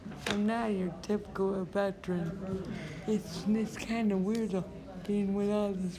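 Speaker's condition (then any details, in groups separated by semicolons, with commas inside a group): Traumatic brain injury; traumatic brain injury from car rollover on base around age 24, army occupational and physical therapy; talks funny, understandable except when laughing, could not speak for a year after injury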